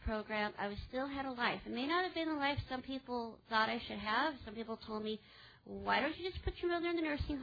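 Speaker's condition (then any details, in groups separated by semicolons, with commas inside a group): Cleft palate; congenital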